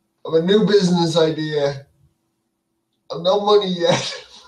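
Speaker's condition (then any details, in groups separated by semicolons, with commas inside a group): Cerebral palsy; speech affected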